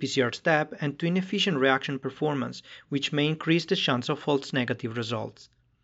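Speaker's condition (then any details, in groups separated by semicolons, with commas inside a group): No condition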